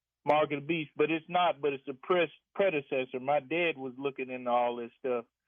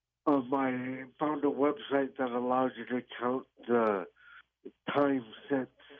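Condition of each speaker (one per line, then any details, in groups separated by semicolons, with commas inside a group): No condition
Traumatic brain injury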